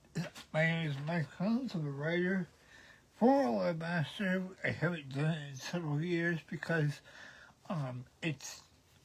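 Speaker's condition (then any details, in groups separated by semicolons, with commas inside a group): Cerebral palsy; present since birth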